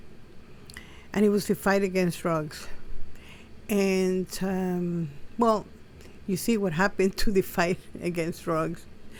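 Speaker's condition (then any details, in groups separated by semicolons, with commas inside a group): No condition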